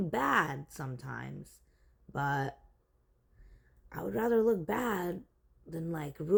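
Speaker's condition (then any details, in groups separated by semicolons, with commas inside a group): No condition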